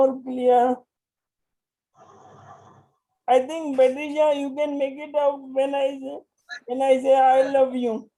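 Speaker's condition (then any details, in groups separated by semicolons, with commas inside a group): Motor neuron disease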